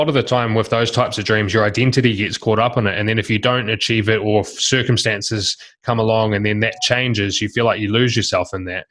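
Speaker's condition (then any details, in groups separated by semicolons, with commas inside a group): No condition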